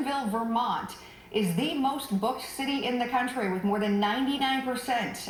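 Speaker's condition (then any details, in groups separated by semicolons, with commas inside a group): No condition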